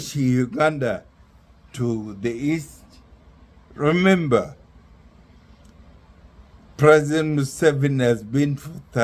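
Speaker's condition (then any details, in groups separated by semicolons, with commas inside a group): Speech impairment after surgeries; affected speech, relearning to speak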